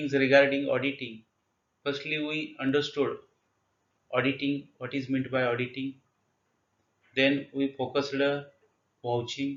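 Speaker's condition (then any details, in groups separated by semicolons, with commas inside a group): No condition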